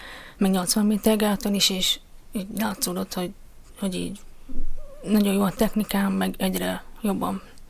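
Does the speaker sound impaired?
Yes: deafness; found deaf age one, hearing aid 18 months, cochlear implant 2.5, eight operations, last age eight; poor speech and vocabulary with hearing aid before implant, learned speaking in developmental lessons.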